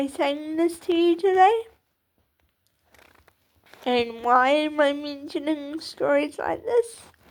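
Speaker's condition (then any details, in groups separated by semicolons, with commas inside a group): Cerebral palsy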